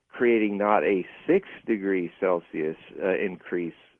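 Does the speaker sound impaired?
No.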